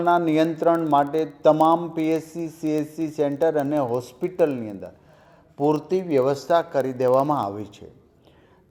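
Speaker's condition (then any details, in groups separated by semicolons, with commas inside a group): No condition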